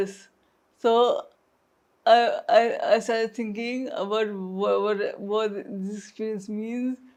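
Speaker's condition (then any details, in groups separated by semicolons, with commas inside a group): Traumatic brain injury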